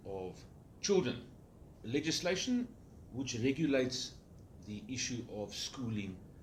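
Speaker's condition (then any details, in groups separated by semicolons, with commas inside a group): No condition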